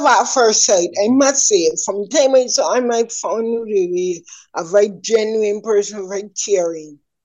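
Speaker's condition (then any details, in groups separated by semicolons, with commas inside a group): Ataxia; slowly progressive degenerative ataxia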